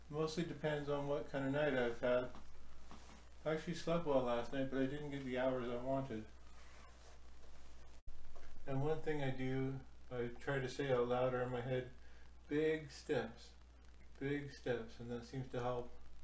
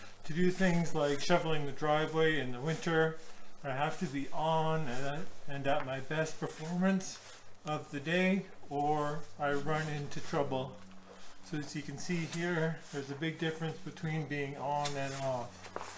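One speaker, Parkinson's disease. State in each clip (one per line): Medication off, morning
Medication on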